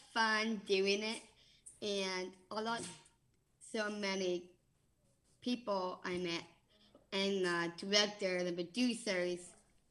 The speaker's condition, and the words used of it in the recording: Down syndrome. So she worked on being super clear with her words.